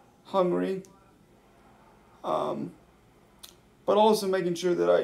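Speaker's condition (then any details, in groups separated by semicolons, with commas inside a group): Cerebral palsy; wheelchair user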